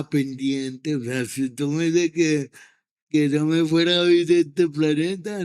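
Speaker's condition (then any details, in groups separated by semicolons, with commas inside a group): Cerebral palsy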